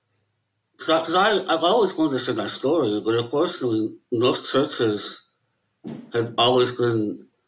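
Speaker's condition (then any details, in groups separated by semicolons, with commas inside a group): Möbius syndrome; no facial nerve control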